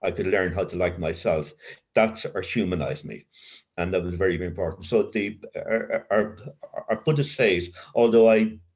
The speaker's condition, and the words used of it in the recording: Stuttering. So my uh, I stutter now in my mind, and uh, not so much in my uh, you know, uh, language.